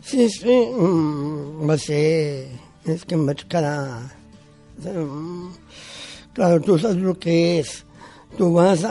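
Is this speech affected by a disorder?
Yes: Down syndrome; congenital, born with it.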